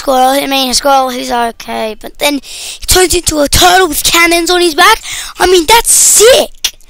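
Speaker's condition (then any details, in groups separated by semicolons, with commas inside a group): No condition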